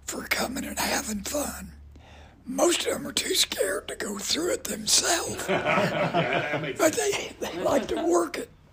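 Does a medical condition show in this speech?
Yes: voice damage from cancer; cancer damage to voice box, fighting cancer about 10 years, given fatal prognosis 5 years ago; raspy voice, ongoing cancer fight, age 72; voice box destroyed by cancer.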